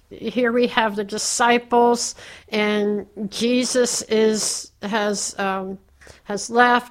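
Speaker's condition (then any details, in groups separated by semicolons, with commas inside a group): Cleft palate; surgery on cleft palate while growing up; speech impediment while growing up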